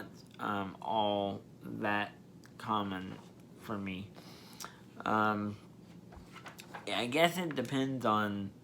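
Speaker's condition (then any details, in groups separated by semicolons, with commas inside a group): Spastic diplegia cerebral palsy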